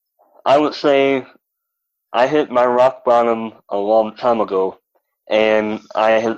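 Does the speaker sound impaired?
Yes: cleft lip and palate; rare congenital defect like Rudy Garcia's, malformed legs, double amputee, over 20 operations by age 6.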